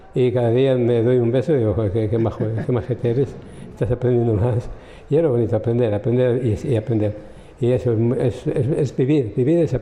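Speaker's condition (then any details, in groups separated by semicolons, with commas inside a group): Parkinson's disease; about 19 years since onset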